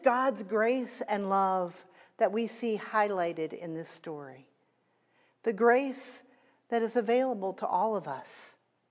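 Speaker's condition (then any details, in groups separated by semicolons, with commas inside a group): No condition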